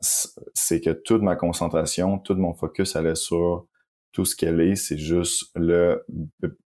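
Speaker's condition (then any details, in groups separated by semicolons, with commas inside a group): Stuttering; ongoing adult stuttering; repeated sounds, prolonged sounds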